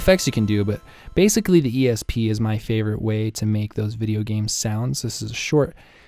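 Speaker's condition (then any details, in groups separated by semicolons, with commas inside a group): No condition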